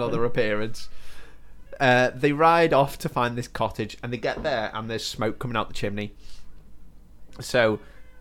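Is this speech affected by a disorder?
No.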